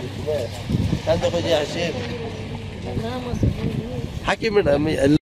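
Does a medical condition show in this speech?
No.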